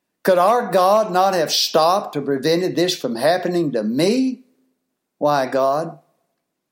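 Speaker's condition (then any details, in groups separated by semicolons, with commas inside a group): No condition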